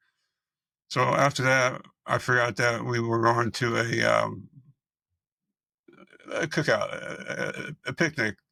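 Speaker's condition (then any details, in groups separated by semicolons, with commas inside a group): Multiple system atrophy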